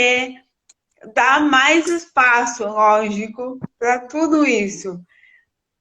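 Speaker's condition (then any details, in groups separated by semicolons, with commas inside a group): Cerebral palsy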